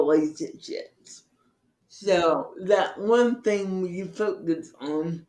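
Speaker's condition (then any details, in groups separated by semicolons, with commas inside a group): Cerebral palsy; from birth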